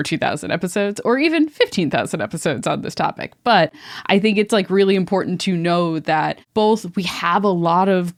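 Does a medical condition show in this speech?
No.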